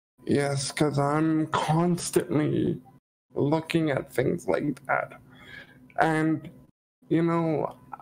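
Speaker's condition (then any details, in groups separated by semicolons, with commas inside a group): Cerebral palsy; quadriplegia, from birth, right side affected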